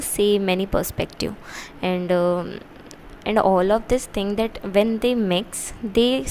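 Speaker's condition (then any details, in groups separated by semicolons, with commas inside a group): No condition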